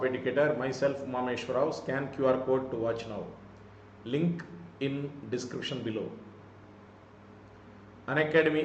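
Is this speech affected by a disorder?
No.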